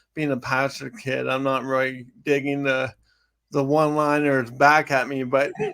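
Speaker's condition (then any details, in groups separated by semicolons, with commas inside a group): Cerebral palsy; from birth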